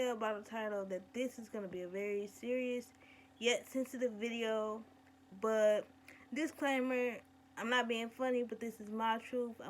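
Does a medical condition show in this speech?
Yes: cerebral palsy.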